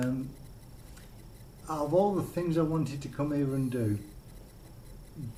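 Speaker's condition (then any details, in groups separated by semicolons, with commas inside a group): Motor neurone disease; one fall since diagnosis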